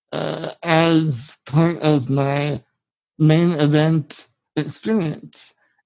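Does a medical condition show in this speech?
Yes: spinal muscular atrophy; severe atrophy in almost all muscles.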